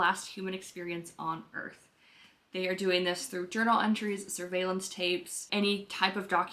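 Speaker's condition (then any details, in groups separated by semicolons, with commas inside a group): No condition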